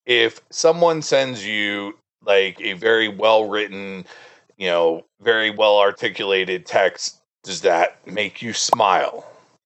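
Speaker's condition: No condition

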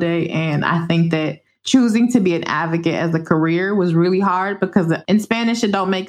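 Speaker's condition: No condition

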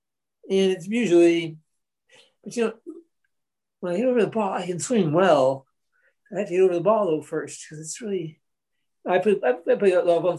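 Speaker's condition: Parkinson's disease; speech affected by Parkinson's and DBS surgery

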